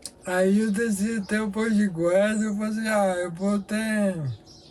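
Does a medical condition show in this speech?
Yes: amyotrophic lateral sclerosis.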